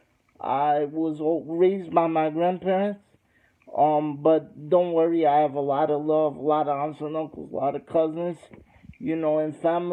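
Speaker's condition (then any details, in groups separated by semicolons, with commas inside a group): Cerebral palsy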